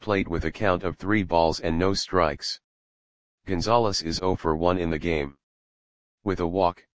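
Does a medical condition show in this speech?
No.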